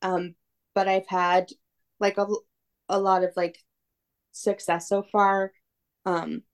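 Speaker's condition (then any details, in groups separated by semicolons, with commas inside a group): Stutter; stutter since childhood, brother also stutters, speech therapy from early age throughout k-12 schooling; no adult speech therapy, wears Etsy lanyard badge saying please wait, i have a stutter; frequent filler word like; repeated sounds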